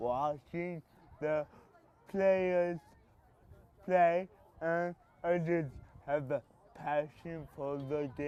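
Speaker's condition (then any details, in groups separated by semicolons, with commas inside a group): Cerebral palsy; speech impediment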